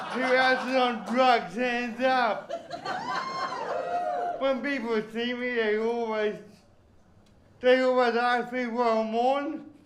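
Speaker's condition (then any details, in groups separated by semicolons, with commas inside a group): Cerebral palsy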